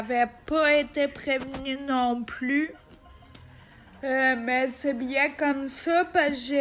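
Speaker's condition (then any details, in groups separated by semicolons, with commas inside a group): Ataxia; degenerative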